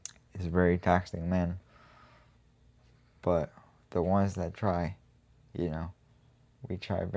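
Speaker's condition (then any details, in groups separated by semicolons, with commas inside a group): Cerebral palsy; quadriplegic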